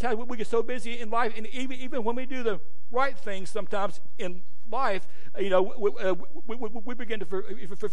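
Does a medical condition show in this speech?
Yes: stuttering; once felt speech made preaching impossible; preaching a sermon, prays for clarity of speech; jokes listeners probably haven't noticed; here repeated sounds.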